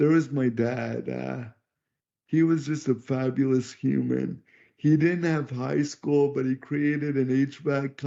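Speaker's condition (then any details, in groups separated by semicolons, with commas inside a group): Cerebral palsy; could not talk until age 12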